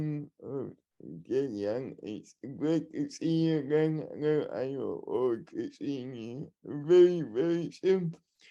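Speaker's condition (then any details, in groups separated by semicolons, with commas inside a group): Cerebral palsy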